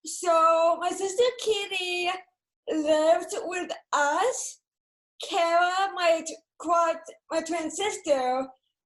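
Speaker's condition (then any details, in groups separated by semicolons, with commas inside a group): Cerebral palsy; present from birth; speech therapy throughout childhood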